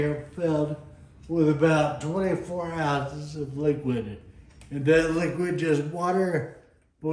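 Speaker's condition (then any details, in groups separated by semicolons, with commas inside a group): Friedreich's ataxia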